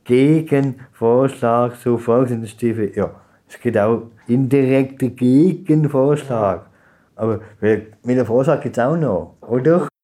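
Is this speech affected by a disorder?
Yes: Down syndrome; age 30.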